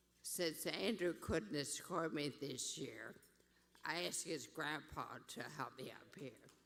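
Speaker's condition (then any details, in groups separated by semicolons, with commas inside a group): Brain injury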